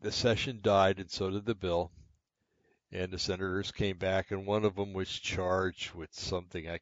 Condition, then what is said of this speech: None; typical speech.